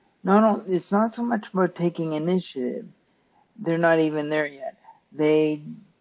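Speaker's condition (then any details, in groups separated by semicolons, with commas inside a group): Cerebral palsy; stiff muscles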